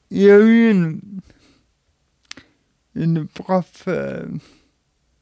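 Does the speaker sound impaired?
Yes: cerebral palsy; age 31.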